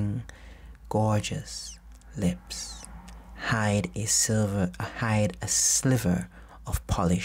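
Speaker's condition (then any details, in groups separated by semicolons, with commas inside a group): No condition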